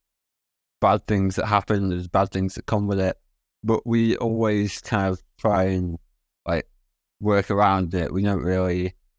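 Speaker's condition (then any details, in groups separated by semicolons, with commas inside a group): Spinal muscular atrophy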